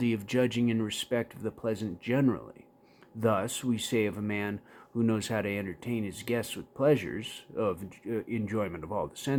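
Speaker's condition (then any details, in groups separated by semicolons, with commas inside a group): No condition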